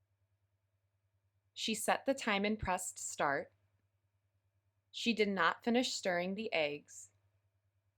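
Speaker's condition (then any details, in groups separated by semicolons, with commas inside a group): No condition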